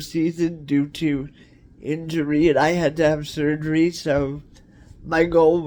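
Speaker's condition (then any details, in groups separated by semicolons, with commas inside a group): Cerebral palsy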